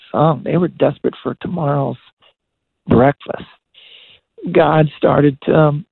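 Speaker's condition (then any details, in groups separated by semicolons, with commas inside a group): Voice disorder; progressive voice disorder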